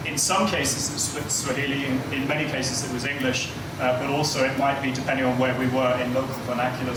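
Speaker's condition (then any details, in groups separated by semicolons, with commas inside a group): No condition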